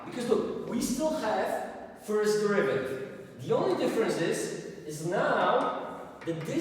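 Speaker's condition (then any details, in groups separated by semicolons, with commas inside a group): No condition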